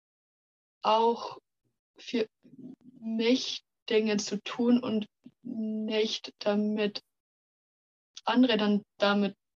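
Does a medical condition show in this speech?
Yes: stuttering; stuttering since kindergarten age, many logopedists and speech therapists, stuttering therapy groups with other stutterers; part-word and word repetitions, we wegzulaufen; here blocks.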